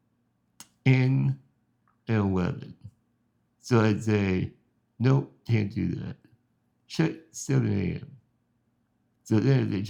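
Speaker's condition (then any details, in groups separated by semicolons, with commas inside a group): Spinal muscular atrophy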